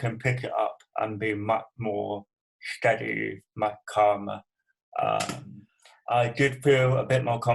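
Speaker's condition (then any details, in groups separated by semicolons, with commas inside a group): Cerebral palsy; from birth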